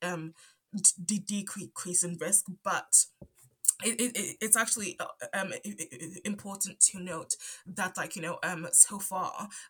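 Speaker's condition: Stutter; onset around age 5 after move from Zambia to UK, none before per parents, cause unknown; adult, ongoing stutter; stutters here and there, stutter affects talking, often stays quiet to avoid stuttering; repeated sounds

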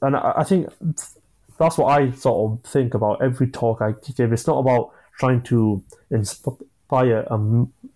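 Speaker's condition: Stammering; stammer since childhood, early NHS speech and language therapy in group with others who stammer, told could never speak fluently; not a fluent speaker, openly admits stammer; repeated sounds, blocks

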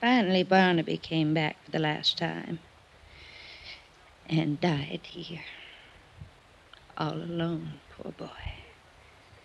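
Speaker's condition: No condition

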